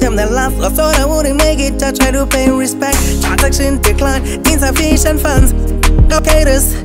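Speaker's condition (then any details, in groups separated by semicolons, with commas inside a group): No condition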